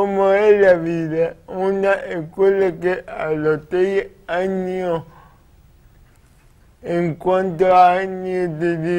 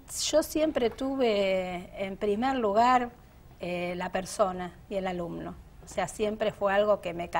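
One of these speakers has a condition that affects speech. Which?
The first: cerebral palsy; cerebral palsy from birth, delivery injury; age 31, past rehabilitation.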